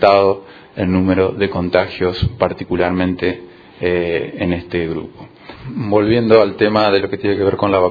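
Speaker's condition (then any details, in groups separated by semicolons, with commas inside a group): No condition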